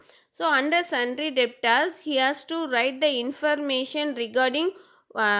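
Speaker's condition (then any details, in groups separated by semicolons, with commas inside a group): No condition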